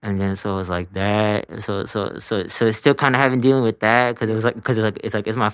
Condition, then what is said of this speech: Stuttering. Yeah. You have a stutter. So, but you don't. I mean, like you haven't stuttered once while we recorded. So you like you kind of control that shit now.